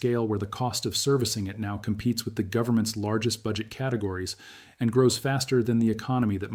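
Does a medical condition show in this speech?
No.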